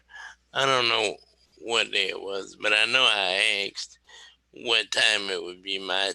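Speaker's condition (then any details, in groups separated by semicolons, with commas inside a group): Cerebral palsy; wheelchair user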